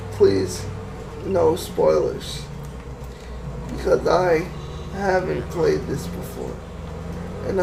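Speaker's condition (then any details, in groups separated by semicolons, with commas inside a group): Cerebral palsy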